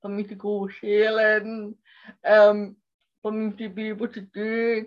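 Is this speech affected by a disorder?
Yes: cerebral palsy; speech impairment.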